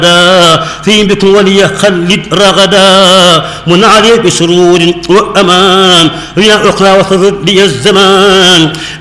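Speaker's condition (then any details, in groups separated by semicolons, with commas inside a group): No condition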